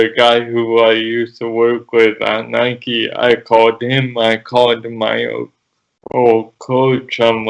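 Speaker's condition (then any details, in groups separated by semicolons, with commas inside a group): Cerebral palsy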